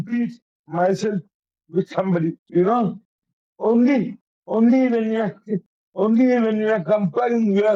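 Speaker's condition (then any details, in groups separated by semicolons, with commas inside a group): Cerebral palsy; affects coordination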